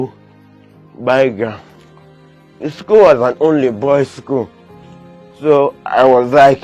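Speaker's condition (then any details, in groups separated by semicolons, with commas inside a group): Cerebral palsy; limits movement and coordination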